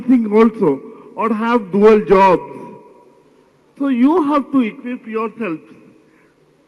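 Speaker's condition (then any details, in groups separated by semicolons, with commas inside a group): Cerebral palsy; could not talk properly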